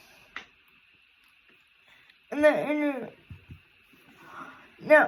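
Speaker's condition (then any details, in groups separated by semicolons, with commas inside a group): Cerebral palsy; physical disability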